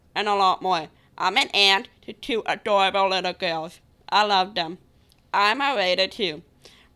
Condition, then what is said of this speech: Down syndrome. I'm afraid that people won't understand me because of my accent that comes along with my Down syndrome.